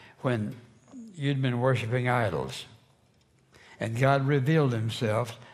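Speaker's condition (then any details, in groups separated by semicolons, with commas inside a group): No condition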